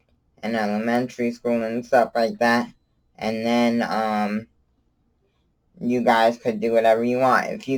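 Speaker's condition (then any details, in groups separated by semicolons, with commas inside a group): Cerebral palsy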